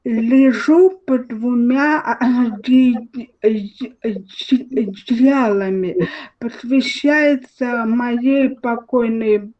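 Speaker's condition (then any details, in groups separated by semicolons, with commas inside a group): Cerebral palsy, spastic diplegia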